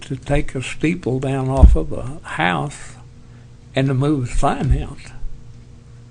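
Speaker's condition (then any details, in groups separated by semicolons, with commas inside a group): Parkinson's; tremors as early symptom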